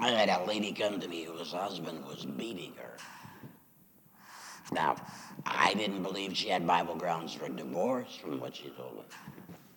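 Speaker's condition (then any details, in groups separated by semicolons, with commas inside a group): Laryngectomy; chemo and radiation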